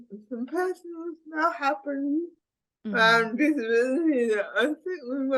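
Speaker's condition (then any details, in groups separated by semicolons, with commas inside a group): Cerebral palsy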